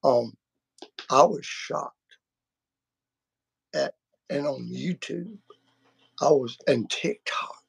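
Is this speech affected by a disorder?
Yes: vocal cord surgery; voice may sound harsh or grouchier than intended.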